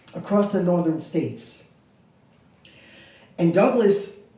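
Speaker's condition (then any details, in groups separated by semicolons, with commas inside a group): No condition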